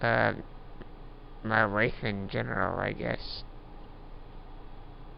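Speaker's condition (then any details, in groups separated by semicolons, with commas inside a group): Duchenne muscular dystrophy; progressive muscle wasting, emergency tracheotomy after mucus plug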